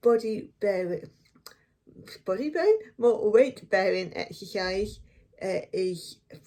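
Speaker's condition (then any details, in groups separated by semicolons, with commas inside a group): Cerebral palsy; affects one foot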